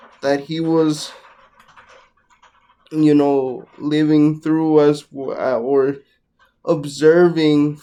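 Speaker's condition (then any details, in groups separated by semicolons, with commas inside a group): Ataxic cerebral palsy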